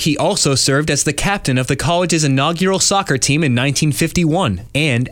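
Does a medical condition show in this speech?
No.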